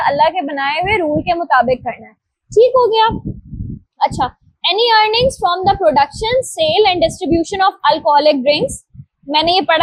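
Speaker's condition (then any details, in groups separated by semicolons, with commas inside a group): No condition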